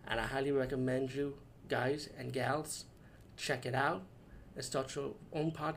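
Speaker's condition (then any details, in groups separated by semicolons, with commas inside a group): No condition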